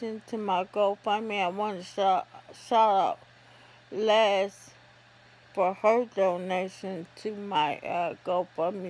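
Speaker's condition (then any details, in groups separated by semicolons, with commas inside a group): ALS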